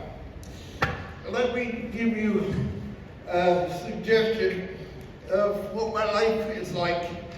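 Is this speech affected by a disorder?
Yes: cerebral palsy.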